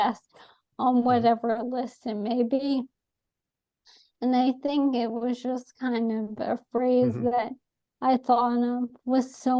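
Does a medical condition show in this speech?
Yes: ALS; atypical case.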